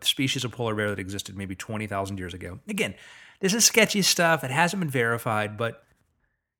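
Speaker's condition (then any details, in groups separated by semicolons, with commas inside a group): No condition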